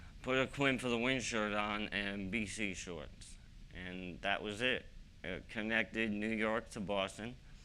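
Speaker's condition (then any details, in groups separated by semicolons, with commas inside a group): ALS; young-adult onset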